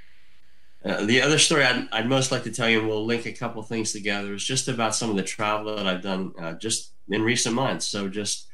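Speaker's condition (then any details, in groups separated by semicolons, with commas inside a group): Cleft lip and palate; from birth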